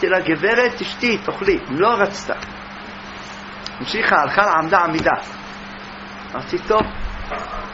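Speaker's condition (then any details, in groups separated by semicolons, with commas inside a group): No condition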